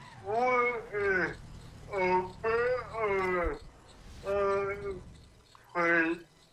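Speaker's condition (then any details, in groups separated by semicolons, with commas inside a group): Cerebral palsy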